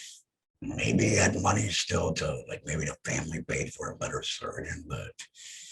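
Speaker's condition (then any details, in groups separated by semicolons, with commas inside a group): Head and neck cancer; laryngectomy; voice lost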